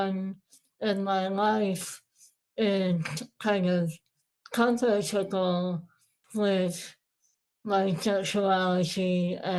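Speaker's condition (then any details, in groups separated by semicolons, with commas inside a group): Moebius syndrome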